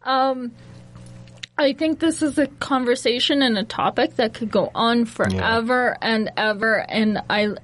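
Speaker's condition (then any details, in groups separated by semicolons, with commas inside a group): No condition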